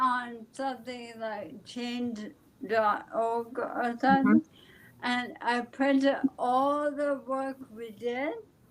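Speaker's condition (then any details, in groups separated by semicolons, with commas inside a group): ALS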